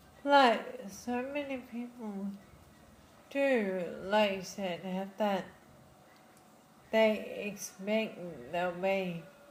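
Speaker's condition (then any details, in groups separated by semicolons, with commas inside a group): Friedreich's ataxia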